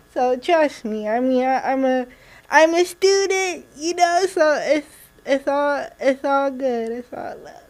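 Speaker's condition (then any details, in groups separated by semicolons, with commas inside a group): Cerebral palsy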